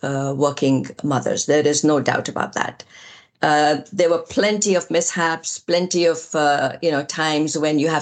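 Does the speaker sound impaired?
No.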